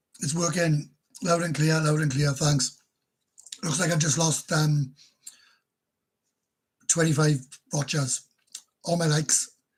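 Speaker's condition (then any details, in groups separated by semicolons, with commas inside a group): No condition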